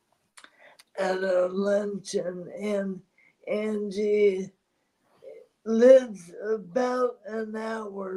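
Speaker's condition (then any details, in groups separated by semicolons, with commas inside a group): ALS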